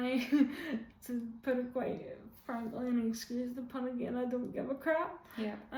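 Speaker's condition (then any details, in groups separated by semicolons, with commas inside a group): Quadriplegic cerebral palsy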